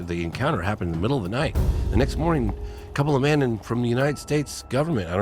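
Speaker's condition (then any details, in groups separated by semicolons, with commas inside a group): No condition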